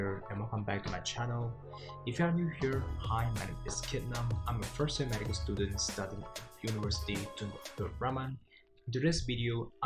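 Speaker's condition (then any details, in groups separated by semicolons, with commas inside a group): No condition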